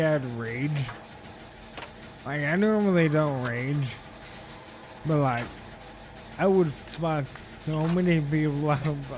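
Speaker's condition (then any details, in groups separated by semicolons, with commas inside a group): ALS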